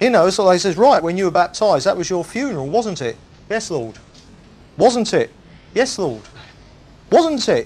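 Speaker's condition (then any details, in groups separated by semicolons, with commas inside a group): No condition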